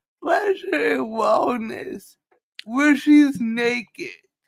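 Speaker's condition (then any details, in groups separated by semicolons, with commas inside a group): Cerebral palsy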